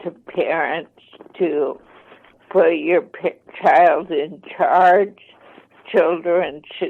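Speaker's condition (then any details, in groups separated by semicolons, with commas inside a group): ALS, mild; voice slightly impaired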